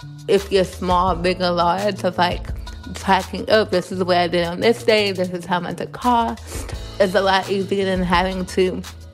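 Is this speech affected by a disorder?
Yes: cerebral palsy.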